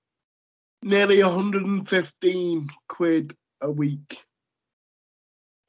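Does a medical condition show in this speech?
Yes: cerebral palsy; lifelong.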